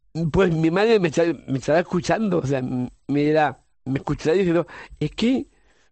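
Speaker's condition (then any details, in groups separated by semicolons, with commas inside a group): Down syndrome; congenital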